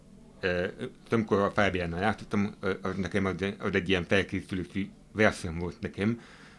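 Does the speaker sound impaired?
Yes: hearing impairment.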